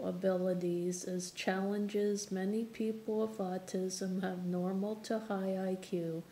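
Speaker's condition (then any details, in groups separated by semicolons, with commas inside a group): No condition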